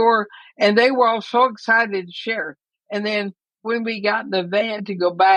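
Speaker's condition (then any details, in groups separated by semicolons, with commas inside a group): ALS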